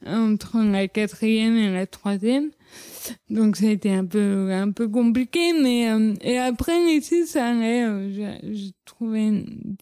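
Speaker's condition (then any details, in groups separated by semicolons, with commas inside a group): Cerebral palsy; childhood speech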